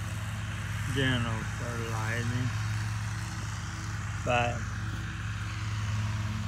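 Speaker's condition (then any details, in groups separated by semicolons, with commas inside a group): ALS; voice noticeably changed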